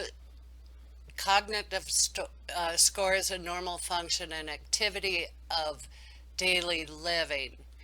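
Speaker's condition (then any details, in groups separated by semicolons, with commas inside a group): No condition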